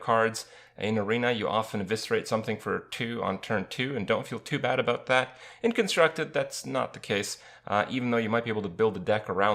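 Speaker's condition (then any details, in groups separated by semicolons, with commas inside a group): No condition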